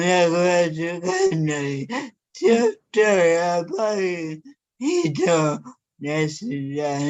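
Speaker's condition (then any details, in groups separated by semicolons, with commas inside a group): Cerebral palsy; severe, uses a wheelchair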